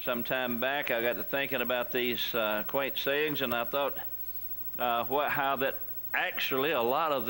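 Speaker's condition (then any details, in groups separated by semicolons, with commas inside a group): No condition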